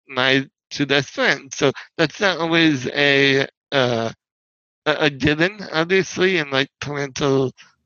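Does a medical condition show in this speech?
Yes: spinal muscular atrophy; wheelchair user.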